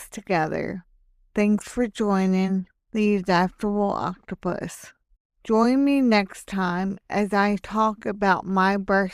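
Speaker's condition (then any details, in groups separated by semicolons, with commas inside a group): Hemiplegic cerebral palsy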